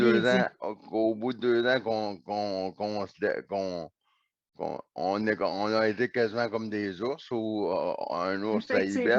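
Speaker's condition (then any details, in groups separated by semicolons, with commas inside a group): Neonatal cerebral palsy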